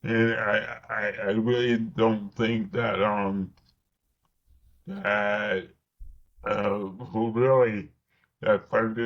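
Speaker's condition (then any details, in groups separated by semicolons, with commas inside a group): Cerebral palsy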